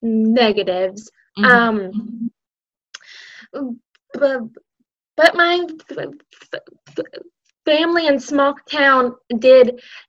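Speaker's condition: Stuttering; childhood onset, school speech therapy since learning to talk, Lamar University clinic therapy from senior year, age 19; adult, still stutters; stutters openly; repeated sounds, blocks

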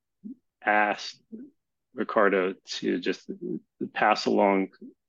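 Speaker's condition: Stuttering; childhood onset, speech therapy as child; still stutters as adult, gradually more comfortable with stuttering; phone time pressure harder, more comfortable speaking face-to-face; prolonged sounds

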